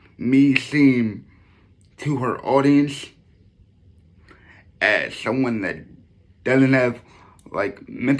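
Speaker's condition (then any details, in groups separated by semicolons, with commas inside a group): Cerebral palsy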